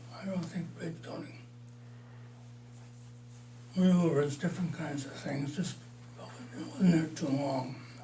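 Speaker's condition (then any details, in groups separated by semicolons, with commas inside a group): Parkinson's disease; mild, about four years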